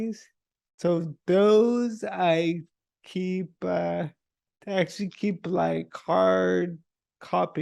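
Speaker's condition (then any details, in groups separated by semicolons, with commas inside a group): Multiple sclerosis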